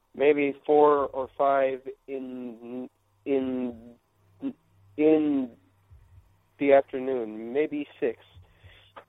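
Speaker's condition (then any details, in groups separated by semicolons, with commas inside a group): Stuttering; asks listeners for patience; repeated words, prolonged sounds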